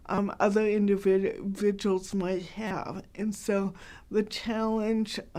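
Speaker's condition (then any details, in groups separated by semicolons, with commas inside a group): Cerebral palsy, mild; hard to understand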